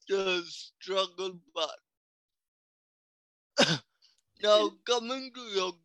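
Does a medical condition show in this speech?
Yes: cerebral palsy; from birth, breech birth complications, affects walking, speech and coordination, not mentally affected, no cure.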